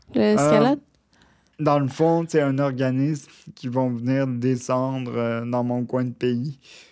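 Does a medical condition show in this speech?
Yes: cerebral palsy.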